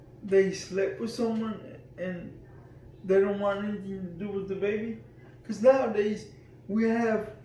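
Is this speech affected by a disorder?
Yes: cerebral palsy.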